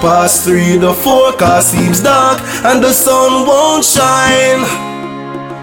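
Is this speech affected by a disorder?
No.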